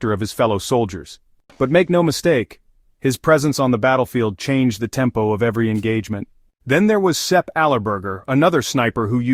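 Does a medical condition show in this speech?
No.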